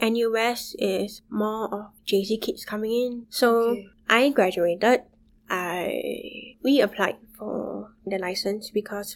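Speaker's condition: Bilateral sensorineural hearing loss; right severe with hearing aid, left profound with cochlear implant, fluctuating hearing

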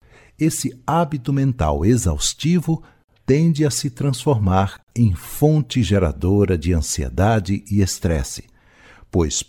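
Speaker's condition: No condition

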